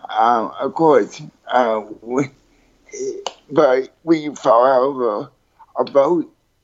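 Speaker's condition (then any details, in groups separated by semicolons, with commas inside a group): Cerebral palsy; spastic quadriplegic cerebral palsy since childhood, uses wheelchair, adapted wheelchair sports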